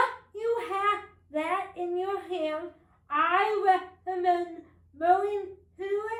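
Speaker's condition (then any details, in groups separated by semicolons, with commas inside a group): Cerebral palsy, spastic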